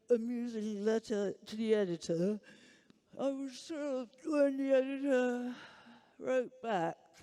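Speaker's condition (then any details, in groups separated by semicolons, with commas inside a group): Huntington's disease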